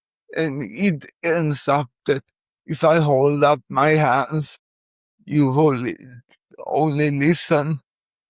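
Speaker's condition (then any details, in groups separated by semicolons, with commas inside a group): Cerebral palsy; from birth; words not very clear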